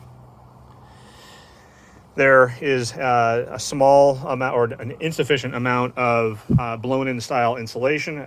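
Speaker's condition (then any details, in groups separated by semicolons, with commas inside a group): No condition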